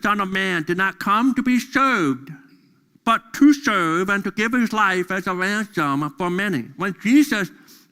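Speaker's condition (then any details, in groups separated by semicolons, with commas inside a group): Deafness; deaf during school years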